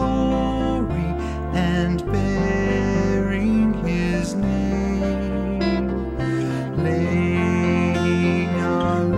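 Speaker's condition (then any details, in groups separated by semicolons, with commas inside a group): No condition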